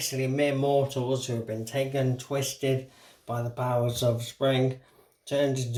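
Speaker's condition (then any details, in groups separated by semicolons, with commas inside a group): Motor neuron disease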